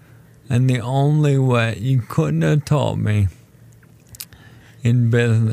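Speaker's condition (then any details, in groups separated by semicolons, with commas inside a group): ALS; told condition is terminal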